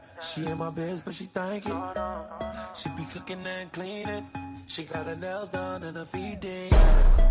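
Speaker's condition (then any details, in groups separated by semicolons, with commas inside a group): No condition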